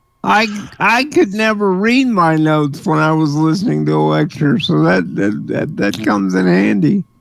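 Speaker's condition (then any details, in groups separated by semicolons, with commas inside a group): Cerebral palsy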